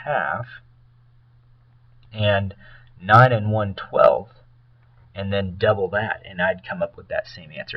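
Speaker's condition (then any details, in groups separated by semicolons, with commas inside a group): No condition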